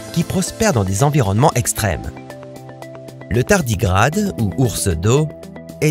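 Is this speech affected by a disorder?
No.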